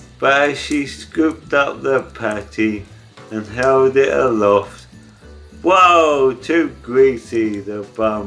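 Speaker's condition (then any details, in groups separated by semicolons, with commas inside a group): ALS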